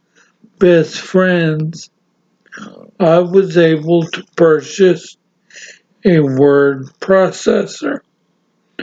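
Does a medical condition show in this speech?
Yes: severe brain injury; severe, ataxia.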